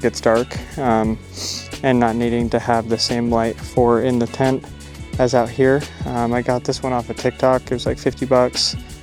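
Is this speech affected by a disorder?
No.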